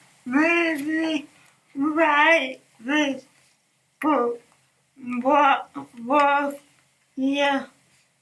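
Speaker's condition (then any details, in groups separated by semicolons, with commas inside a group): Cerebral palsy; from birth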